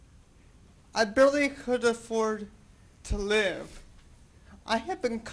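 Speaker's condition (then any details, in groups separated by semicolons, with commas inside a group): Cerebral palsy; walker, wheelchair for long distances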